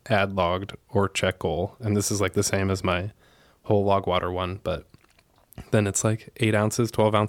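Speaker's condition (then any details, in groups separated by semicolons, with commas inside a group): No condition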